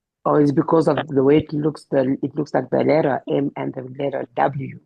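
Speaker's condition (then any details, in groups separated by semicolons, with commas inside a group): No condition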